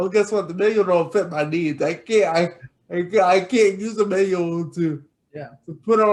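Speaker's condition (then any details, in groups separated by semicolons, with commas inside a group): Cerebral palsy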